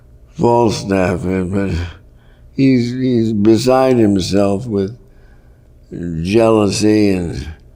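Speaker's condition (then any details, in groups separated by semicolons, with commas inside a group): Parkinson's; worsening, often debilitating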